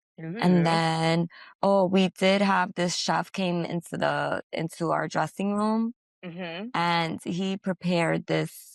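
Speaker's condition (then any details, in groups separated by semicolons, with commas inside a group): No condition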